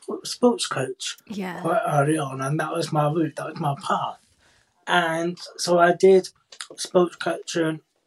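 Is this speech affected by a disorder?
Yes: cerebral palsy, profound hearing loss; born three months premature, boccia class BC5 formerly BC2; speaks clearly despite deafness, BSL first language, primary school speech and language therapy.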